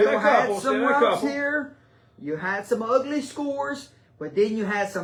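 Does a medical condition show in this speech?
No.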